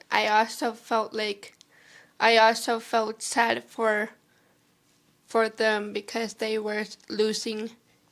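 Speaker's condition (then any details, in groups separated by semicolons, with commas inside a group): Cerebral palsy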